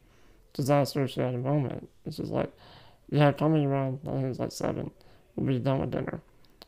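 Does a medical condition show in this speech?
Yes: muscular dystrophy; rare form of muscular dystrophy.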